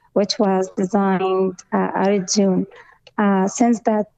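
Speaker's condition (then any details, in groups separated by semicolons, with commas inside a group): No condition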